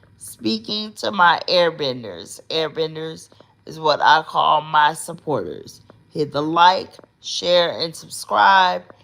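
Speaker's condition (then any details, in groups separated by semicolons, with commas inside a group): Cerebral palsy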